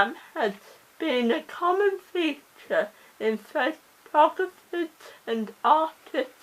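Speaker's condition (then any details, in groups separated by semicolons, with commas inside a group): Cerebral palsy; oxygen starvation at birth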